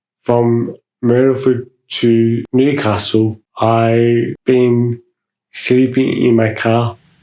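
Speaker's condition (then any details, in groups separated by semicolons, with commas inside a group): Mild cerebral palsy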